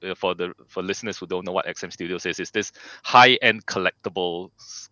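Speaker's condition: No condition

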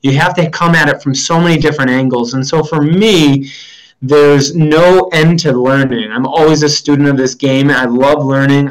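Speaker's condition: No condition

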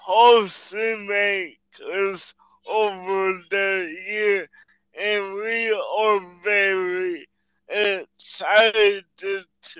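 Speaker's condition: Cerebral palsy

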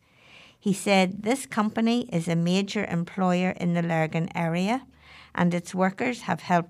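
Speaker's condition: No condition

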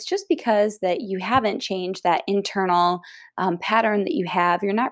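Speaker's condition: No condition

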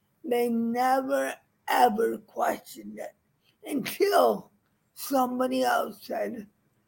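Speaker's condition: Cerebral palsy; permanent, wobbly gait, frequent falls; described as drooly and funny, once judged too poor for teaching, mistaken for drunk

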